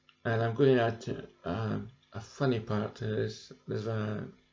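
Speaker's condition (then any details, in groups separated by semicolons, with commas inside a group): Cerebral palsy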